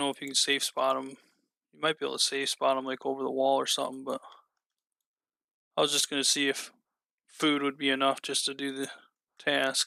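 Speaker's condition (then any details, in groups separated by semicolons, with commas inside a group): No condition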